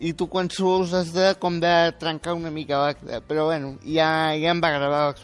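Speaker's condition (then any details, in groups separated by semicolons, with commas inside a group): Spastic quadriplegic cerebral palsy; age 18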